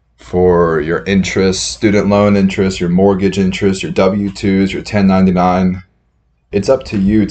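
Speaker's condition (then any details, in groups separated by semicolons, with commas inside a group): No condition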